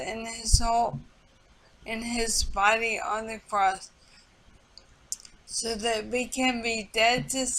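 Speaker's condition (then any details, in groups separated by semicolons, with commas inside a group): Multiple sclerosis; speech affected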